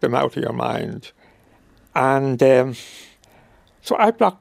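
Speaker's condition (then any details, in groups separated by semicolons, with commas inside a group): Motor neuron disease; diagnosed at St. Vincent's about a year after retiring, early falls running, thumb pain, wheelchair; about 5.5 years since diagnosis; may get out of breath while talking, voice still sounds characteristically like himself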